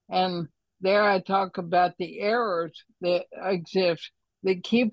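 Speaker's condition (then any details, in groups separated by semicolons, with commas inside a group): ALS; estimated little over a year to live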